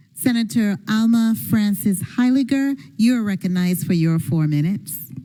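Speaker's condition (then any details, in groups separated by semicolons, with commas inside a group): No condition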